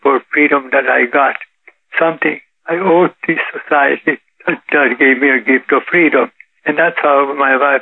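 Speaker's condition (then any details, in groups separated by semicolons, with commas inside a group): Parkinson's disease; now 84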